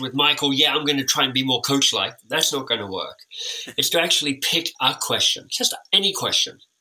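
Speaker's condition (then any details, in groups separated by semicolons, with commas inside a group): Cleft lip and palate; time with an orthodontist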